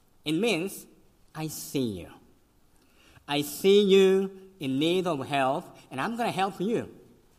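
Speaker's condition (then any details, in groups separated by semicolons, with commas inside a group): Cleft lip and palate; congenital, severe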